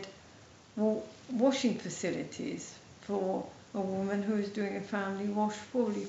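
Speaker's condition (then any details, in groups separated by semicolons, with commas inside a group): MND, mild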